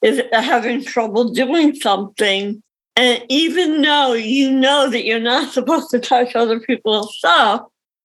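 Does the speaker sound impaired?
Yes: cerebral palsy; reading disability.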